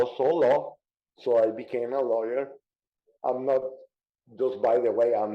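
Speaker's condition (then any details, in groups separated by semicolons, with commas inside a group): Cerebral palsy; diagnosed in childhood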